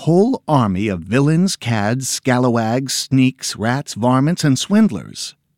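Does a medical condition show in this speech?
No.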